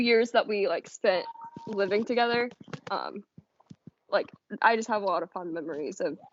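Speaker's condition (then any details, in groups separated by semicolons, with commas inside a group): No condition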